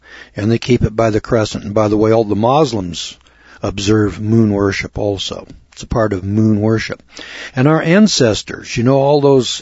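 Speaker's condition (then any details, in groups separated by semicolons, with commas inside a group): No condition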